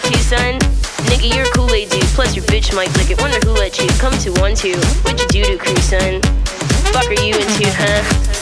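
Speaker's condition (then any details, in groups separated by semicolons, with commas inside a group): No condition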